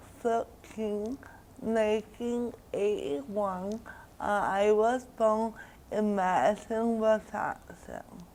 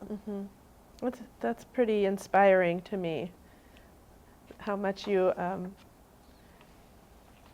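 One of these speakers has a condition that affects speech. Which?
The first: cerebral palsy; diagnosed around age one.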